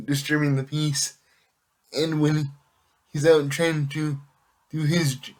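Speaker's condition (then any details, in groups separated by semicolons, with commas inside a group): Cerebral palsy; able to speak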